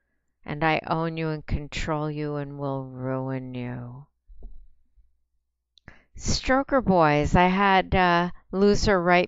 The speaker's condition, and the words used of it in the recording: No condition.